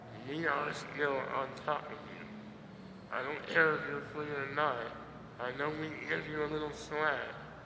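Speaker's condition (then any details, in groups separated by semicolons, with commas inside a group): Muscular dystrophy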